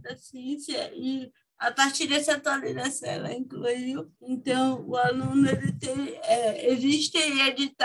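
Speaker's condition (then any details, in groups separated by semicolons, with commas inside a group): Cerebral palsy; from birth, motor sequelae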